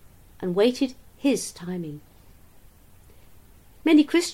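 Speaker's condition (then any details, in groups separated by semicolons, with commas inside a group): No condition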